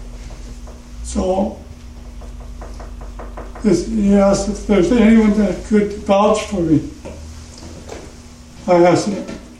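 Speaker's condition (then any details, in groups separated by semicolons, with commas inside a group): Parkinson's; trouble in the throat when speaking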